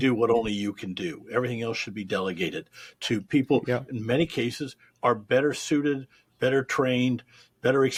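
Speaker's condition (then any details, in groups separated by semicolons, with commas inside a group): No condition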